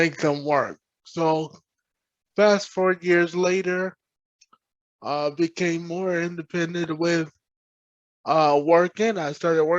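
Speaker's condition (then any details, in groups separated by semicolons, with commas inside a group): Cerebral palsy; present from birth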